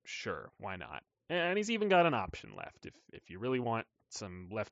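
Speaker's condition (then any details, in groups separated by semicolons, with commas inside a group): No condition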